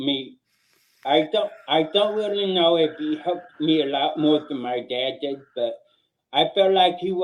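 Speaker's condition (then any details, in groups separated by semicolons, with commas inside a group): Cerebral palsy; mildest kind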